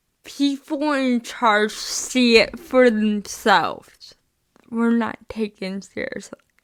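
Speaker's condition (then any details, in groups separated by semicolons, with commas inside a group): Spastic cerebral palsy, mixed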